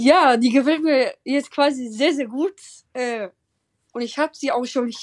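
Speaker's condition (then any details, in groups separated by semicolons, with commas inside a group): Down syndrome, Trisomie 21; congenital, from birth, several diagnoses at birth, nearly 3 months in hospital after birth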